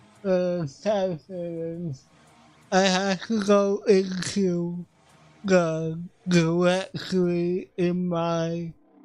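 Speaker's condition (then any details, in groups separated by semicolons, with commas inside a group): Cerebral palsy; affects voice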